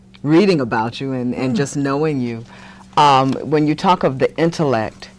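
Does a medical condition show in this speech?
No.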